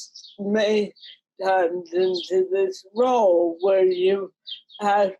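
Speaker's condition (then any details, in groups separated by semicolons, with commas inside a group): Cerebral palsy; mild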